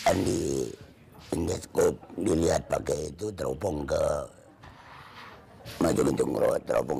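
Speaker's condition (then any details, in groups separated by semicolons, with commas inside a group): Laryngeal cancer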